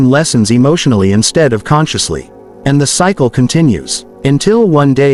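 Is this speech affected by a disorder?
No.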